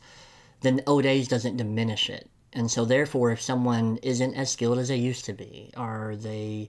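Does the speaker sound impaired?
Yes: cleft lip and palate; congenital.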